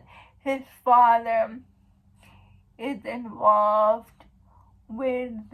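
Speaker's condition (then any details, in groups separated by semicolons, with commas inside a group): Cerebral palsy; uses wheelchair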